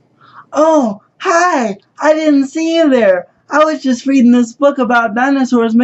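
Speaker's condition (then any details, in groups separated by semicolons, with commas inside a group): Cerebral palsy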